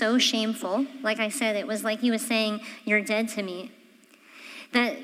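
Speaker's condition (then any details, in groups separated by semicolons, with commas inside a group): Cleft palate; congenital, missing section of roof of mouth, jaws did not form correctly, reconstructive surgery at age 16; voice sounds different, half of voice vibrations go through nose, nasal resonance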